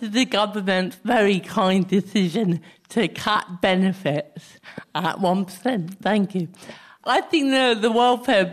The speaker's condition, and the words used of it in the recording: Cerebral palsy. It is, which is great for someone with a speech impediment.